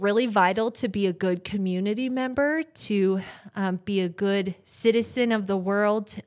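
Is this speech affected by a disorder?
No.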